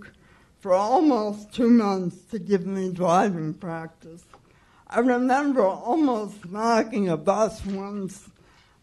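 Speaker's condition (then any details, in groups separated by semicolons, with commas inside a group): Cerebral palsy; from birth, shaky hand, abnormal walk; disability accent, usually comprehensible, occasionally less, halting voice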